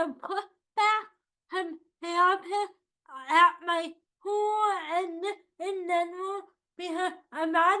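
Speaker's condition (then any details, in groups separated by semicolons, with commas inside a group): Cerebral palsy, spastic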